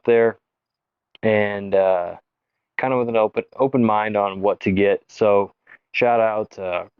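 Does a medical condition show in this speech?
No.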